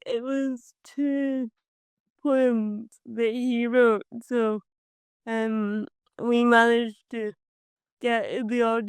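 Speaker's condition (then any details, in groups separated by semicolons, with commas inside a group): Cerebral palsy; from birth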